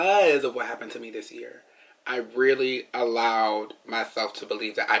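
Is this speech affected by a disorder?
No.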